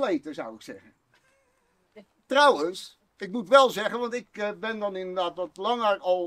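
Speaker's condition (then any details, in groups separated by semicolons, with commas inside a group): No condition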